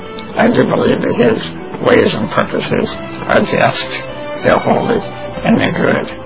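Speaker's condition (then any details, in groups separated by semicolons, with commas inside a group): Spinal muscular atrophy; congenital, progressive muscle weakness, bedbound since early 20s, no hand movement, tracheostomy about 10 years ago; permanent stomach feeding tube, liquid diet, trach suctioning when lungs congested; dependent on voice for everything, uses voice recognition computer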